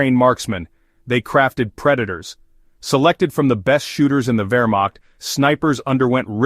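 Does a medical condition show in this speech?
No.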